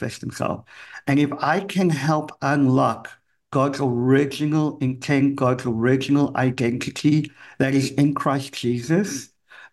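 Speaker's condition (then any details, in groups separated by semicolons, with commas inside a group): Cleft palate; congenital, from birth, affects hearing; severe speech impediment as a kid, cleft palate impacts ability to speak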